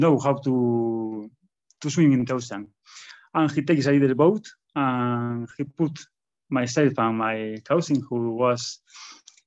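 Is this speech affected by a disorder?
Yes: stuttering; stutter in public speaking, attributed to lifelong shyness and introversion; stutters a lot when talking in public; here repeated words, prolonged sounds.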